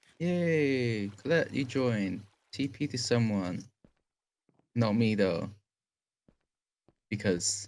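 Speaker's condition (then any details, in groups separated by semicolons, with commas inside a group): No condition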